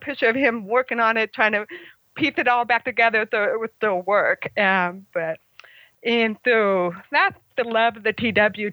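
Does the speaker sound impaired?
Yes: congenital hearing loss, congenital, about 75% hearing loss.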